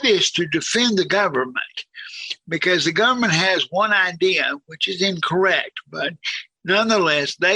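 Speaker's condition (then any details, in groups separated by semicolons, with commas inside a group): Cerebral palsy, severe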